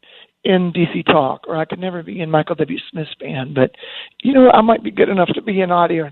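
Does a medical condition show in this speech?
Yes: spasmodic dysphonia; lost singing voice after almost 20 years, prednisone steroid shots gave 6-8 weeks relief until ineffective; muscle spasms break voice apart when speaking loudly or projecting, lost voice control.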